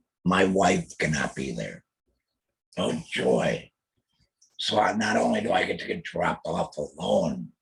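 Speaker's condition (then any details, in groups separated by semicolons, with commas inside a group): Total laryngectomy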